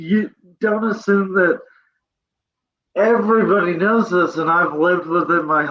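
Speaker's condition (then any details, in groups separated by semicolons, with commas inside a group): Cerebral palsy; present from birth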